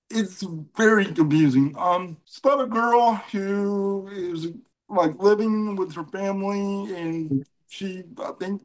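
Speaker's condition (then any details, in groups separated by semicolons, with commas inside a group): Cerebral palsy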